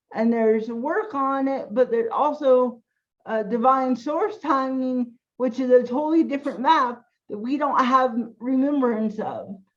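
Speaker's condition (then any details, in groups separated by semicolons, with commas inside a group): Cerebral palsy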